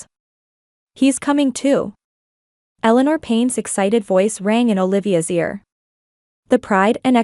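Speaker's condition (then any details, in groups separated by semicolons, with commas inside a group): No condition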